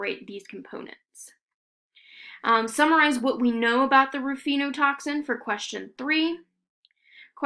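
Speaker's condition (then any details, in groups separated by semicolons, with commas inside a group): No condition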